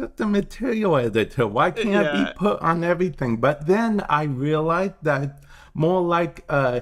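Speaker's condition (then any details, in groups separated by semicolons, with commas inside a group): Cerebral palsy; affects speech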